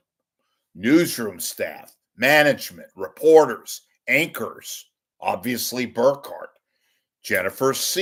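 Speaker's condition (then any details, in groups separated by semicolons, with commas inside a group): No condition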